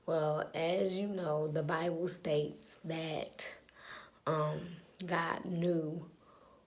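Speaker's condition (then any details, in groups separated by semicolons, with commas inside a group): Spastic cerebral palsy; spastic cerebral palsy from birth, lower body, tight muscles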